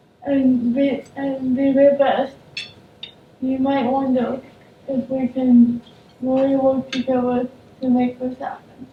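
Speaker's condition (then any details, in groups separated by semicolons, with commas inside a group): Cerebral palsy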